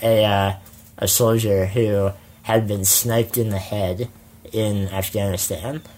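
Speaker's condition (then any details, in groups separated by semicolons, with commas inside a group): Spinal muscular atrophy; congenital, muscles waste away with age, wheelchair for most of life; jaw tires with prolonged speaking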